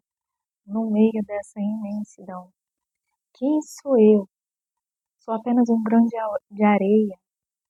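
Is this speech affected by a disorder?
No.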